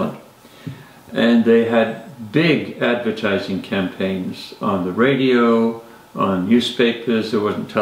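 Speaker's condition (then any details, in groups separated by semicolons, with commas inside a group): No condition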